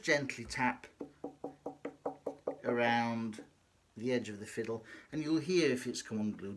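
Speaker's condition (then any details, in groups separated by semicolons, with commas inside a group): No condition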